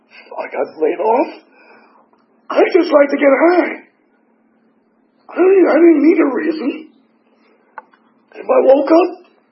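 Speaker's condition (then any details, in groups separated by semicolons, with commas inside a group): Tracheotomy; tracheotomy for 4 years, 8 surgeries; tracheotomy still in place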